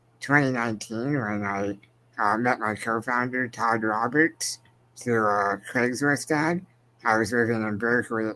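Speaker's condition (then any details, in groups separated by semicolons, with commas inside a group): Spinal muscular atrophy; progressive, wheelchair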